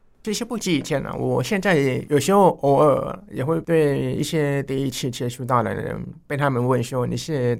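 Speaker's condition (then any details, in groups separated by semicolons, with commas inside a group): Hearing loss, enlarged vestibular aqueduct; too fast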